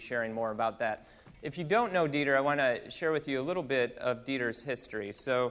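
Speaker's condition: No condition

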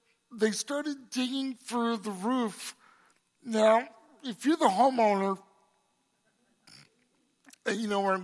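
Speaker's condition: Cerebral palsy; congenital

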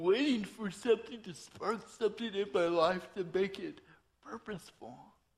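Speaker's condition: Torsion dystonia; altered speech

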